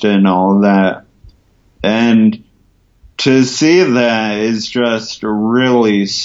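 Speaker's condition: Ataxia from traumatic brain injury; breathing tube two weeks

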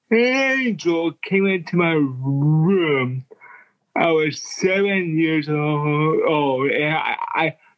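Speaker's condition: Cerebral palsy; wheelchair user

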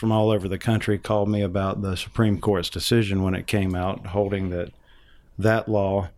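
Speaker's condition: No condition

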